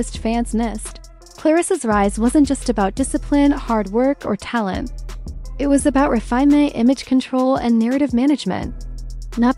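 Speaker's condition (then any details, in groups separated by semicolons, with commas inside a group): No condition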